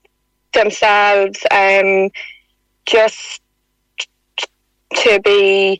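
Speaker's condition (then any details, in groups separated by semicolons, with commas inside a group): Stutter; stutter since about age 3, childhood speech therapy without benefit, adult speech program, costa breathing helped; about 34 years since onset, stutter accepted, no current therapy or techniques; affected from teenage years, worsened over years, struggles to get words out, stutters on phone; prolonged sounds, blocks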